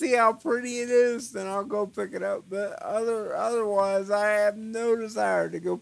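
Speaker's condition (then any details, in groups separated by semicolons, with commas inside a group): Cerebral palsy; wears eyewear partly because of wandering eyes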